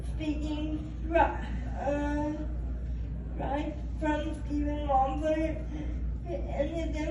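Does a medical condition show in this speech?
Yes: cerebral palsy; spastic quadriplegia.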